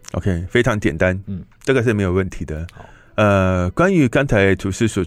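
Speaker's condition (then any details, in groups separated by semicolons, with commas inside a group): Hearing impairment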